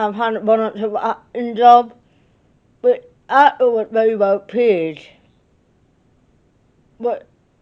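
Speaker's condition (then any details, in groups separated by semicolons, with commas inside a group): Cerebral palsy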